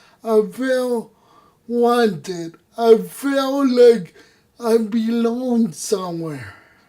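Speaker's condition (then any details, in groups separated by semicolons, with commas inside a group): Cerebral palsy; no voice control, unusual voice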